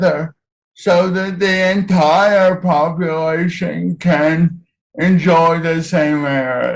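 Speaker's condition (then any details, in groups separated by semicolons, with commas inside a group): Cerebral palsy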